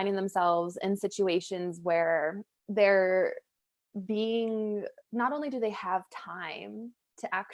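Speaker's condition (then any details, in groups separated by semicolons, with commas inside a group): No condition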